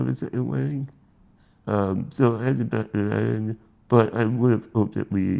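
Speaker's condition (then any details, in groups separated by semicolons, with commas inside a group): Spinal muscular atrophy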